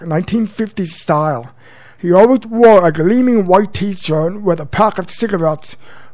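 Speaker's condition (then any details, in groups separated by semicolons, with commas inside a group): Profound deafness since birth; congenital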